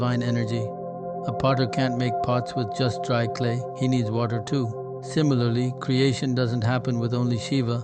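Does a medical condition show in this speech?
No.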